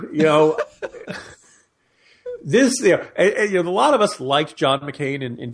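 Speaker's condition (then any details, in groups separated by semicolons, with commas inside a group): No condition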